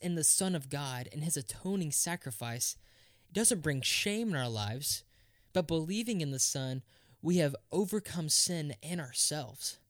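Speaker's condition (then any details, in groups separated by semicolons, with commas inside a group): No condition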